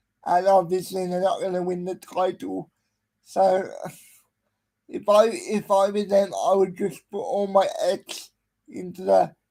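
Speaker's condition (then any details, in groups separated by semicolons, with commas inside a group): Cerebral palsy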